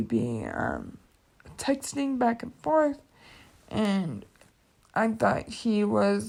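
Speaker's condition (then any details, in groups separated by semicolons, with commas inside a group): Cerebral palsy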